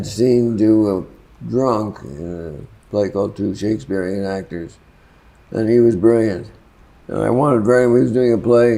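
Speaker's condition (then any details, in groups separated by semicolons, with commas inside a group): Parkinson's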